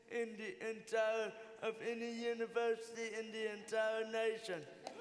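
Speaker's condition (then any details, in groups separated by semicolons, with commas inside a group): Cerebral palsy; from birth, uses wheelchair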